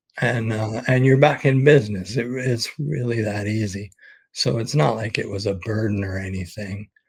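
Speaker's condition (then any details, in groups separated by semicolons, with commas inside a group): ALS; expects to lose voice very soon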